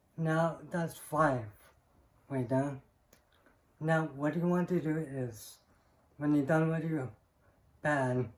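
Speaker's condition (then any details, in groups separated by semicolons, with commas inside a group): Cerebral palsy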